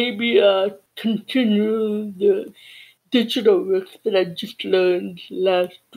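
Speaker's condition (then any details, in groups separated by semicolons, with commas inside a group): Cerebral palsy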